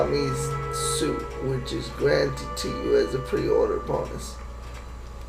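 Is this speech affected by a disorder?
Yes: cerebral palsy.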